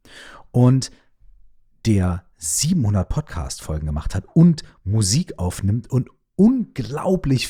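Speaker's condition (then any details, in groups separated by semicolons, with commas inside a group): No condition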